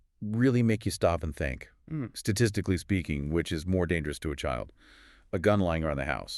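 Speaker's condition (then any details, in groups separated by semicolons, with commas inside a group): No condition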